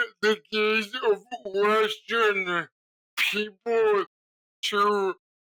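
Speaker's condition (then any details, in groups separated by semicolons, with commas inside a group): Cerebral palsy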